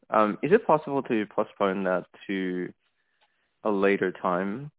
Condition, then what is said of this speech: None; typical speech.